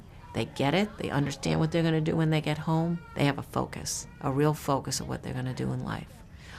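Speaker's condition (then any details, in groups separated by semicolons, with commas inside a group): No condition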